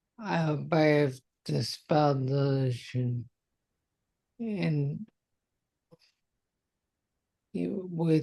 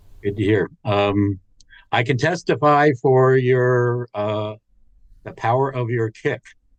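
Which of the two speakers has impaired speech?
The first: multiple sclerosis; muscle relaxants, very tired; voice awkward, relaxants make voice harder to control.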